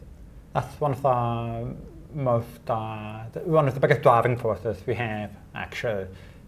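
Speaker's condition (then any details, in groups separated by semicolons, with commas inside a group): Deafness; unable to make phone calls unaided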